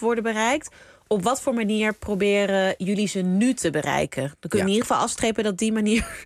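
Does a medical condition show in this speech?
No.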